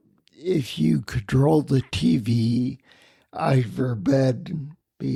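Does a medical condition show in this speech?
Yes: spinocerebellar ataxia.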